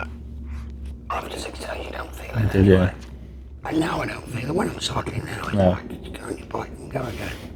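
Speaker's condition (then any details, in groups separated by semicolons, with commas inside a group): Laryngectomy; permanent tracheostomy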